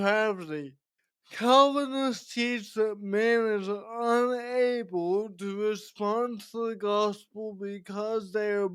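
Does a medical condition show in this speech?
Yes: cerebral palsy.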